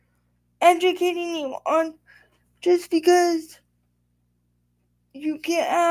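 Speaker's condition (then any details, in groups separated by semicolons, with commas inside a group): Quadriplegic spastic cerebral palsy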